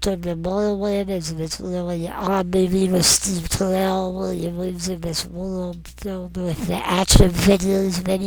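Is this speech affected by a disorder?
Yes: non-progressive muscular dystrophy.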